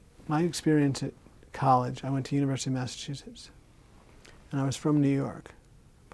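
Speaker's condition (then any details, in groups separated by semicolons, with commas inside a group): Parkinson's disease; diagnosed about 14 years before recording; Rock City Boxing with voice component, shouting counts, almost 4 years, Jayco's gym, Sarasota; some speech issues, ice water harms vocal cords, drinks warm water, speech therapy judged unnecessary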